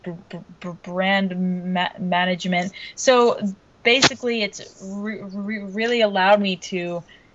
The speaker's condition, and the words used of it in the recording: Stuttering. I, even though I still stutter, I have physical tools that have been so ingrained in my mind that I would stutter a lot more.